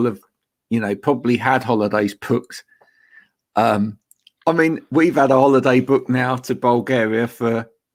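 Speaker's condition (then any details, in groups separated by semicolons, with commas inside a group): No condition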